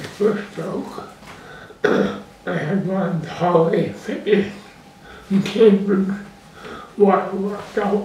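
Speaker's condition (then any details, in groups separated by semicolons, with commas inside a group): Acquired brain injury; speech therapy during recovery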